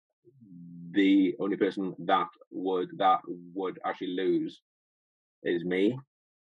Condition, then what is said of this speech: Stuttering. As thinking back to like how I've gotten past my stutter, it's still a very much ongoing process.